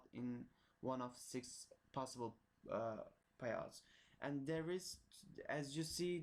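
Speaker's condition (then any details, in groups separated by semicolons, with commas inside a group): No condition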